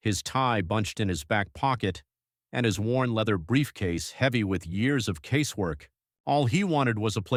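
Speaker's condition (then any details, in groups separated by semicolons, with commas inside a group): No condition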